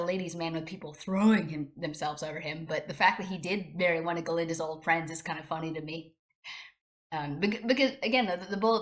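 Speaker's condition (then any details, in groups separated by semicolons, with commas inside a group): No condition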